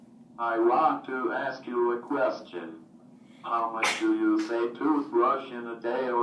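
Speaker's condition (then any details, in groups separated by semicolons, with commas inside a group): Cerebral palsy, athetoid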